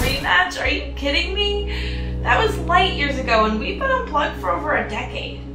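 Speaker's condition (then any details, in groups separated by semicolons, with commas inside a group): No condition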